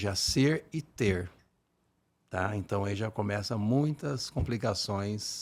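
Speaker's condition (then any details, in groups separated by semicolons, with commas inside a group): No condition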